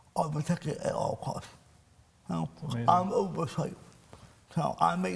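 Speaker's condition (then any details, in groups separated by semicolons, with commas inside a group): Cerebral palsy; from birth; speech impairment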